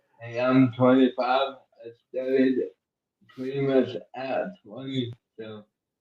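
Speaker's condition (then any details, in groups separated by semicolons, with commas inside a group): Cerebral palsy; uses one hand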